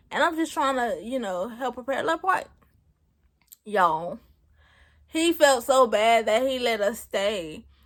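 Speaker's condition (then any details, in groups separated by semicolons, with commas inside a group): Cerebral palsy; present since birth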